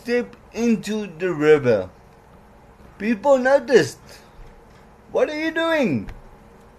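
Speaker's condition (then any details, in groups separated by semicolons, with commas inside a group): Cerebral palsy; certain letters flat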